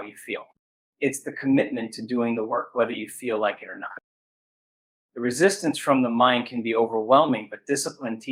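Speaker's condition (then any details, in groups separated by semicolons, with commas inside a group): No condition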